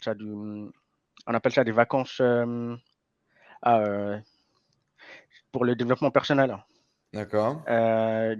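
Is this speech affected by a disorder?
Yes: hearing impairment from birth; congenital hearing loss, diagnosed around age 4, lip reading since birth, school to learn spoken French; learned to speak at age 4, slight effect on speech noticeable now and then.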